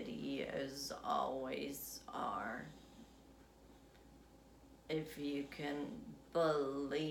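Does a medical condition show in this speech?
Yes: essential tremor; affects legs as well.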